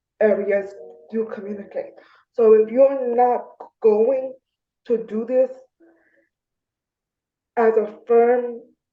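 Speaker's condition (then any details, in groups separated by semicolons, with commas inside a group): Spastic diplegia cerebral palsy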